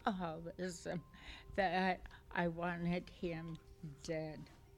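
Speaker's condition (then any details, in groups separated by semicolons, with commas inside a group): Essential tremor; essential tremor affecting voice; may be hard to understand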